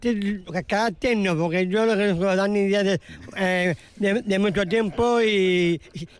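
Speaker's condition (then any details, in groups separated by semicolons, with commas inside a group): Down syndrome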